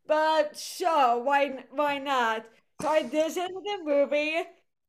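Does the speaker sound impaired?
Yes: cerebral palsy; brain bleed at quadruplet birth, right side weaker, limp, crooked right hand, electric wheelchair for travel; second hand surgery done, Botox in legs and arm upcoming, physical therapy, foot surgery planned; voice affected, speaks with accent.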